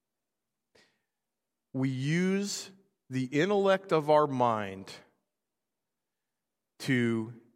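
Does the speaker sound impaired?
No.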